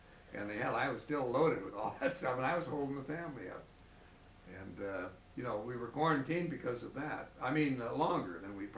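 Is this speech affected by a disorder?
No.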